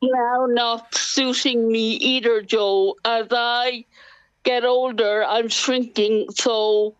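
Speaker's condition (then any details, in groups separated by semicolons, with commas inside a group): Cerebral palsy; cerebral palsy from birth, quadriplegia, legs fixed by surgery so don't bend, dependent on two carers and hoist; confined to bed, special hoist awaiting part or replacement from HSE, head OT exploring other options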